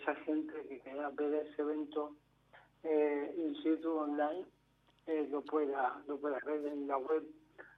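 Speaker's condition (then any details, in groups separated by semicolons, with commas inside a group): Amyotrophic lateral sclerosis; progressive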